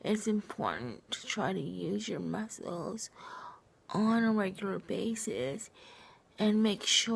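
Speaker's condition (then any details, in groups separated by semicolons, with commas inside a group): Cerebral palsy, triplegia; affects both legs and left arm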